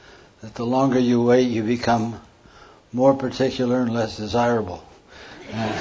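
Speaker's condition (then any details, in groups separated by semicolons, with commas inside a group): Parkinson's; hand tremor during talk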